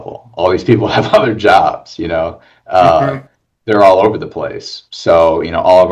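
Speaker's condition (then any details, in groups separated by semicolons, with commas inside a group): No condition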